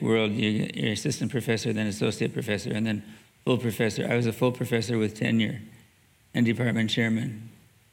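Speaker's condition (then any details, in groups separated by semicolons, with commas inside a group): Parkinson's disease; about 6 years since onset, among 5% least affected per Barrow Neurological Clinic, Phoenix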